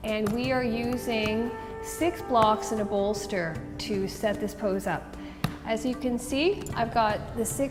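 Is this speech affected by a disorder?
No.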